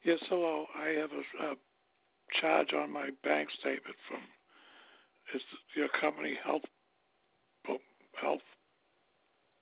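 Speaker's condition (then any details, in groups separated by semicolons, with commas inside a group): Stroke; hard time talking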